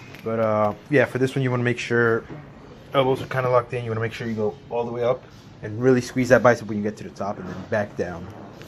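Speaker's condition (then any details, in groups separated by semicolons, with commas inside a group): No condition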